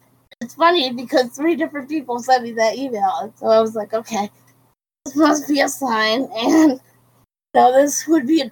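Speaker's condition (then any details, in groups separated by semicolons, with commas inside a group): Cerebral palsy; quadriplegic, wheelchair user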